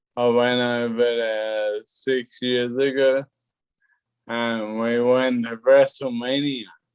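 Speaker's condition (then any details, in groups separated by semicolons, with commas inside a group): Cerebellar ataxia; brain cause, wheelchair; speech affected, hard to understand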